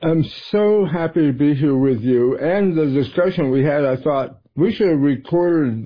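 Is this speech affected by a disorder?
Yes: tongue cancer; first signs hearing problem and ear pain, earlier throat scan malignant, later scan benign; slurred speech noted by host.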